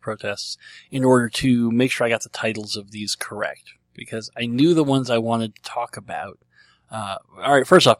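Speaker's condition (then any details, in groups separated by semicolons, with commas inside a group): Cleft lip and palate; treated as a baby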